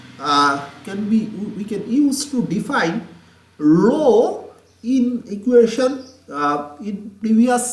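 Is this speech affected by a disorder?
No.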